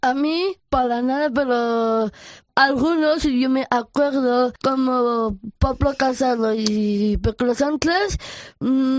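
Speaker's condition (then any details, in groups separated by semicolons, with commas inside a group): Down syndrome; congenital, extra chromosome 21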